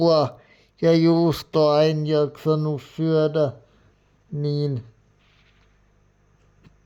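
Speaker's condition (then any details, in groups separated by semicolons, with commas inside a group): Cerebral palsy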